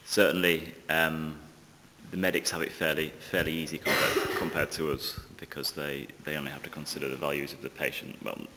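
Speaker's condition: No condition

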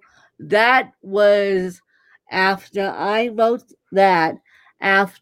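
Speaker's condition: Cerebral palsy; lack of oxygen injury at birth

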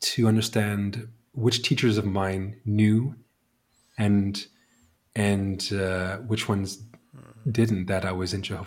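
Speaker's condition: Stutter; childhood-onset stutter, present by grade three, speech therapy taken then dropped out; repeated sounds, blocks

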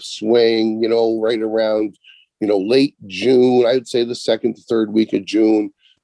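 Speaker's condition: No condition

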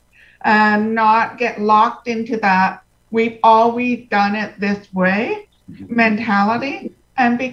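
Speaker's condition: Profound hearing loss, congenital

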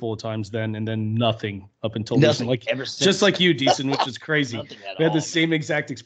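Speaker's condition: No condition

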